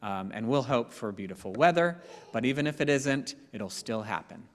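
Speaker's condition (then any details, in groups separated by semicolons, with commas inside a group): No condition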